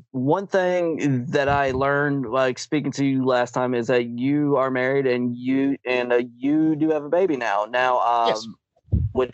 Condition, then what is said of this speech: Stuttering. You notice that, like, we're speaking and like we're talking, and like the more comfortable that I get, like, with somebody, like, the better my speech gets.